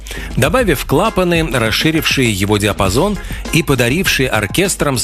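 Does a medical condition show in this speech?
No.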